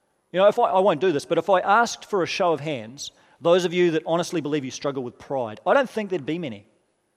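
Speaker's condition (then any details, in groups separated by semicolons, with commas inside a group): No condition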